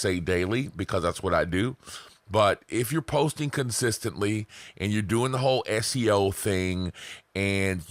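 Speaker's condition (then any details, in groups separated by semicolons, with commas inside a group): No condition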